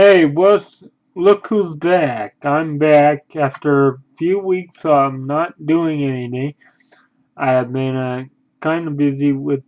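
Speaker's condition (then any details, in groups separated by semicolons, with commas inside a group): Cerebral palsy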